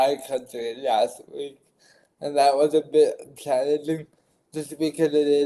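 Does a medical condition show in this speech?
Yes: cerebral palsy.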